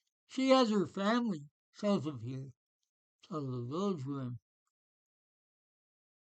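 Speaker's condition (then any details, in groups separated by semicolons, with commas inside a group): Parkinson's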